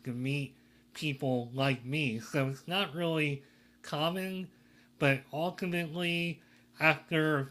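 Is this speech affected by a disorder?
Yes: cleft lip and palate.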